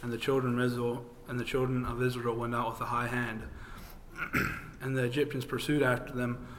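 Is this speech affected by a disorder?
No.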